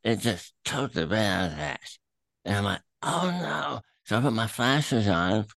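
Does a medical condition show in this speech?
Yes: throat cancer; stage 4, terminal, tumor through tongue attached to epiglottis, inoperable, Emory Proton Center therapy not working.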